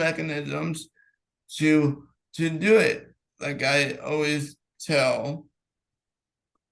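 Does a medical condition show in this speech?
Yes: cerebral palsy.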